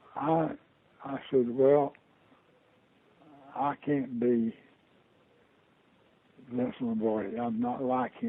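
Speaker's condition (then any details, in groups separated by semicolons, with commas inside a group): Parkinson's disease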